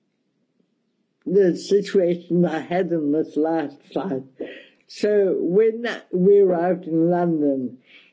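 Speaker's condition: Cerebral palsy, mild

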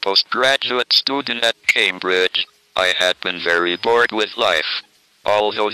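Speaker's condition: Motor neurone disease, speech-generating device; onset early adulthood, diagnosed during postgraduate study at Cambridge, very minimal limb use; practically all adult life since onset, Equalizer communication system controlled by touch of a button; speaks through Equalizer system and computer speech synthesizer controlled by button clicks

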